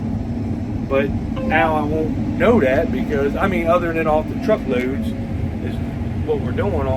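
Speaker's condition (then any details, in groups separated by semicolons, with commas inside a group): No condition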